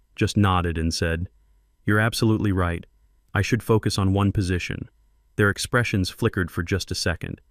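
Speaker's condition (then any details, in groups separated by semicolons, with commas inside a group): No condition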